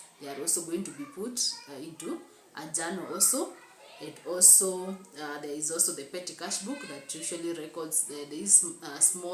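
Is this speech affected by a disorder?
No.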